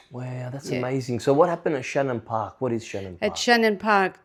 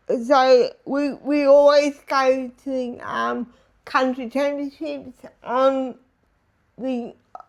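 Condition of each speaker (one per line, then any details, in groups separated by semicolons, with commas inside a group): No condition
Disability affecting speech; cerebral palsy from birth, affects body; about 46 years since birth; voice and speech affected, speech therapy from age one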